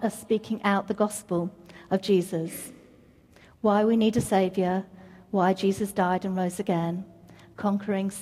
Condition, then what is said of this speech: No condition.